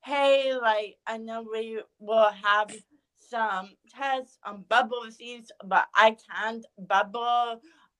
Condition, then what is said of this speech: Cerebral palsy. Um, I my cerebral palsy affects my speech, as you can hear from this podcast.